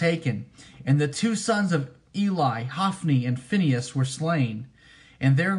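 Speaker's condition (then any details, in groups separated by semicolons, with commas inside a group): No condition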